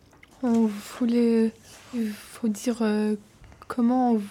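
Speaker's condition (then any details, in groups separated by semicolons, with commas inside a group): Stuttering; sudden overnight onset about four years ago; improving since starting secondary school last year; problem speaking; prolonged sounds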